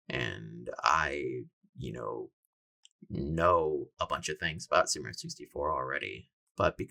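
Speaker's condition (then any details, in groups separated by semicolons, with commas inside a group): No condition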